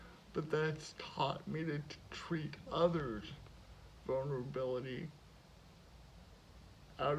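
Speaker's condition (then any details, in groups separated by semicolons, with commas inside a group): Cerebral palsy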